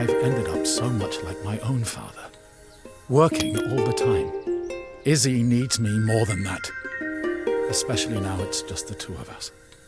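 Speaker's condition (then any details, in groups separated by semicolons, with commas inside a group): No condition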